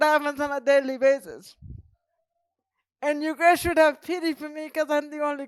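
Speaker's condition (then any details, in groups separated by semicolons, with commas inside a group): Cerebral palsy; present from birth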